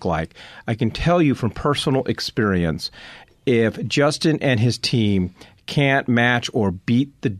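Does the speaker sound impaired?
No.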